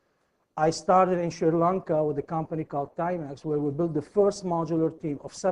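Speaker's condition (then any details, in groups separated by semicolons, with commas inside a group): No condition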